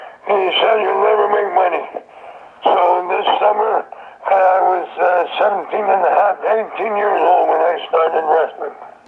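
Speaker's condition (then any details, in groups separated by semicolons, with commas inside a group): Throat cancer; survivor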